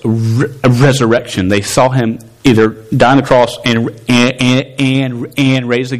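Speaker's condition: Stuttering; long-standing stutter, present over 24 years, once fought calling to teach because unable to talk; sometimes hard to speak, harder when youth talk at same time; repeated sounds, repeated words, prolonged sounds

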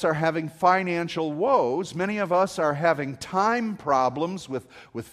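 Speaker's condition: No condition

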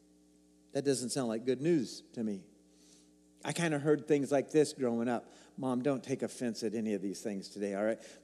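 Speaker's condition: No condition

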